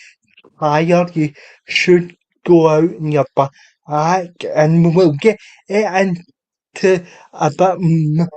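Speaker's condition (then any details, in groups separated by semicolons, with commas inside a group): Cerebral palsy; unable to walk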